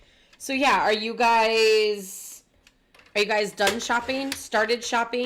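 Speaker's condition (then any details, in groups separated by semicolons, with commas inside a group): No condition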